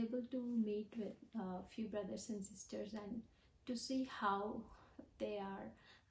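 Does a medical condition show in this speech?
No.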